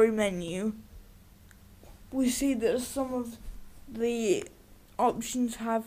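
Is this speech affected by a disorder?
Yes: cerebral palsy.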